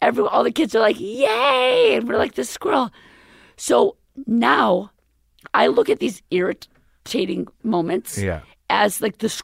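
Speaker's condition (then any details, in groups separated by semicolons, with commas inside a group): Left vocal cord paralysis, left unilateral; tracheostomy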